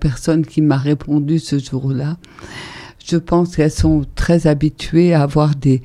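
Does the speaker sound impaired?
Yes: ALS (Charcot's disease); advanced, increasing oxygen use, lies down a lot, muscle pain, constant contractures; breathing difficulties.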